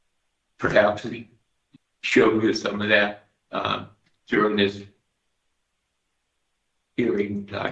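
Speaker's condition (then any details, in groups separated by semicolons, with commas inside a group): Parkinson's disease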